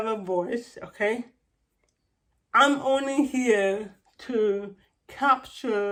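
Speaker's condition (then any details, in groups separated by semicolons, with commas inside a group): Cerebral palsy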